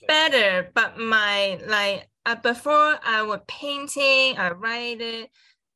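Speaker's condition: Aphasia; aphasia after being hit by a car while walking home, about 4 years ago; typing affected since injury, finger-to-thumb touch done well

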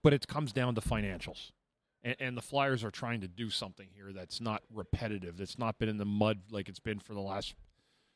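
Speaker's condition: No condition

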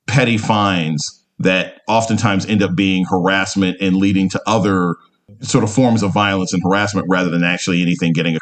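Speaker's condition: No condition

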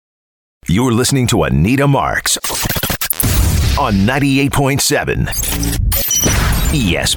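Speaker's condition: No condition

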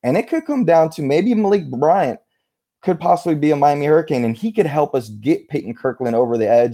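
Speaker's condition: No condition

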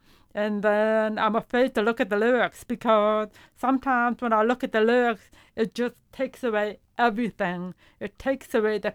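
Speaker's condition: Profound deafness; hears vowels but not consonants

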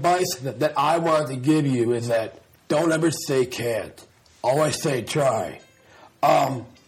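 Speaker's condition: Down syndrome; learning disability

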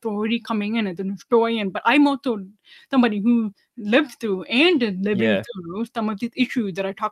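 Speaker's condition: Deafness, 99% hearing loss, severe

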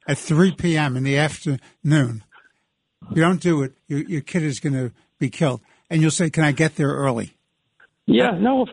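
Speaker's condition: No condition

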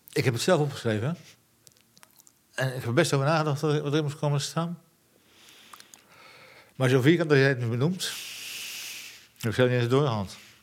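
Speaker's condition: Parkinson's disease; progressive incurable Parkinson's disease, diagnosed years ago, already ill before diagnosis, 50% dementia risk, heading toward invalidity; speaks with difficulty, half purely Parkinson motor problem, emotional tearfulness partly from disease

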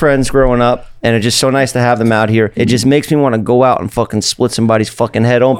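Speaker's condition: No condition

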